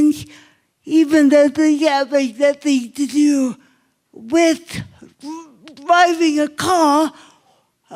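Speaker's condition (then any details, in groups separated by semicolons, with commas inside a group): Cerebral palsy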